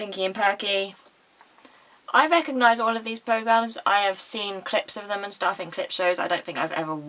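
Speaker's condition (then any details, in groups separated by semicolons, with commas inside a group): No condition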